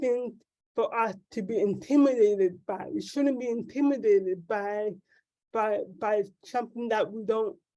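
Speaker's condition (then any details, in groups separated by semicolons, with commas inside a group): Cerebral palsy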